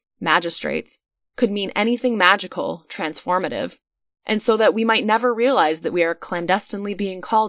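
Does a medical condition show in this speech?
No.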